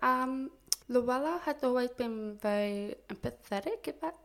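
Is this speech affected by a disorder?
Yes: profound deafness; profound deafness diagnosed at 18 months, cause unexplained, cochlear implant, saw surgeon 10 years ago, basic sign language; speech therapy in childhood, able to talk, oral communicator.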